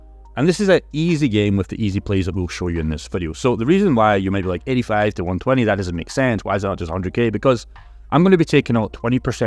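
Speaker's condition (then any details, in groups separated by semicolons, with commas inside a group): No condition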